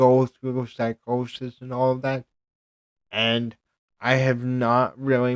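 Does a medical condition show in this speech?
Yes: cerebral palsy; present from birth; twitching.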